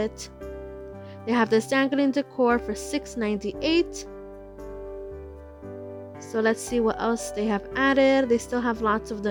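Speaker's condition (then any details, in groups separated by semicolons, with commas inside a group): No condition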